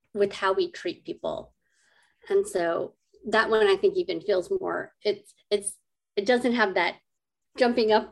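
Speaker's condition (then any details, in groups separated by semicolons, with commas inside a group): Cleft lip and palate; adult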